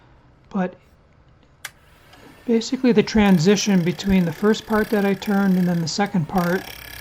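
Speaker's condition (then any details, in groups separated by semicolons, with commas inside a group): No condition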